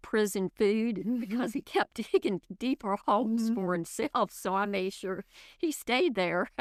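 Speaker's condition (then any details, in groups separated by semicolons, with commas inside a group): No condition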